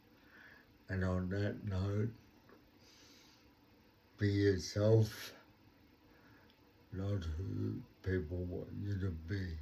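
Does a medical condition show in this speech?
Yes: cerebral palsy; talks slowly.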